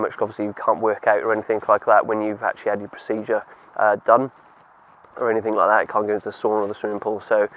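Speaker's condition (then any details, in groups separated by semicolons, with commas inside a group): No condition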